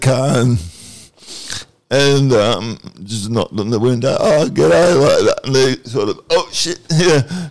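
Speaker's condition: Cerebral palsy

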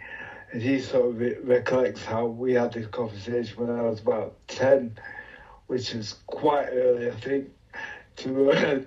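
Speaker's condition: Motor neuron disease; first physiotherapist Amy Parkes, occupational therapist help with gadgetry; followed by MND, respiratory and long-term ventilation teams at Preston

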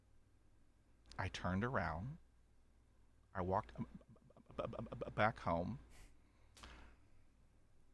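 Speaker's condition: Stuttering; stutter persists, blocks and repetitions since childhood, fluent when whispering, using accents or acting; prolonged sounds, blocks

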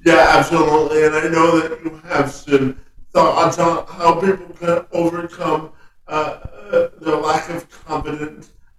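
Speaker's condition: Cerebral palsy; spastic quadriplegic cerebral palsy, from birth

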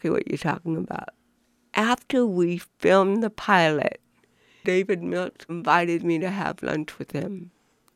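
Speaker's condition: Cerebral palsy; affects way of talking

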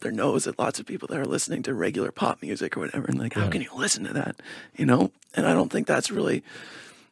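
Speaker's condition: Spasmodic dysphonia; onset age 18

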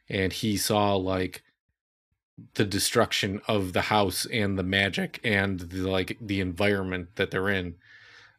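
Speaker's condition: No condition

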